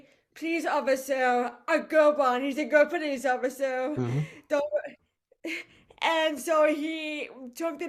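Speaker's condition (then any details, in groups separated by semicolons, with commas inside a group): Cerebral palsy; voice affected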